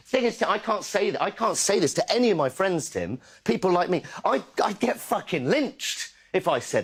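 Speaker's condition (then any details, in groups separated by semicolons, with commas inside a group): No condition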